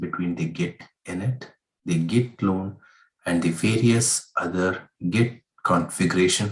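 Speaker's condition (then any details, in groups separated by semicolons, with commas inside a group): No condition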